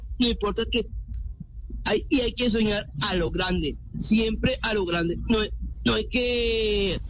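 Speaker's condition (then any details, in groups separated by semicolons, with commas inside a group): Down syndrome; 24 years old; frequent word and phrase repetitions, fillers, hesitations, fragmented sentences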